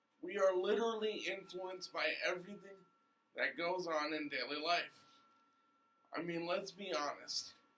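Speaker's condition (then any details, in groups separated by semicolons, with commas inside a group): Cerebral palsy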